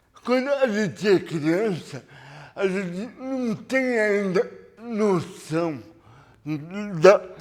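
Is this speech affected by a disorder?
Yes: cerebral palsy.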